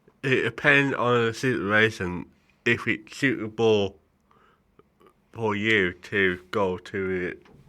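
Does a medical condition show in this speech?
Yes: cerebral palsy; needs help shopping.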